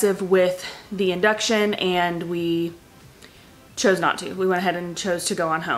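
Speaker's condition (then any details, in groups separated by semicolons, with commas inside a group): No condition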